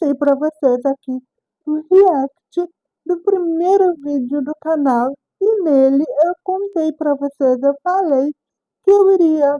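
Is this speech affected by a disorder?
Yes: cerebral palsy.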